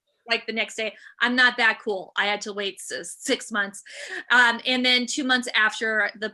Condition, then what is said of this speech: Stuttering. Um, I do this when I stutter like a like that, like uh, like uh, like and so yeah.